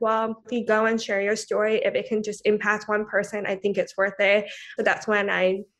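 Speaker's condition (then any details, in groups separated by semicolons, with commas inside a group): Profound deafness, cochlear implant, congenital profound; born profoundly deaf, cochlear implant user, sister same condition, mainstream schooling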